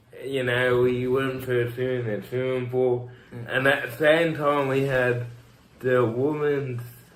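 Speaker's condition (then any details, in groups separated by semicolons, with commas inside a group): Cerebral palsy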